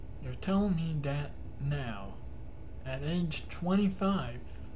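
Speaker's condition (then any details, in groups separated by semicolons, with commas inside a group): Cerebral palsy; cannot stand beyond 10 minutes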